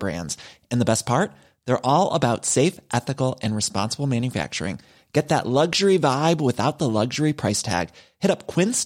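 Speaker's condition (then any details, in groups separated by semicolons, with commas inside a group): No condition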